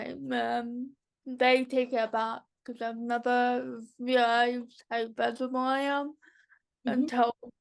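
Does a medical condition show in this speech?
Yes: cerebral palsy.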